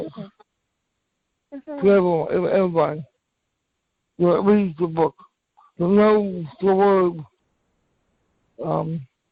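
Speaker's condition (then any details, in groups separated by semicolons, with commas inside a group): Cerebral palsy; from birth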